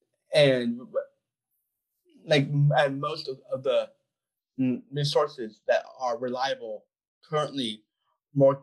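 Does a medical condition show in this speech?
Yes: Down syndrome; described as very articulate in giving details, public speaker, gave TEDx talk, hosts own podcast.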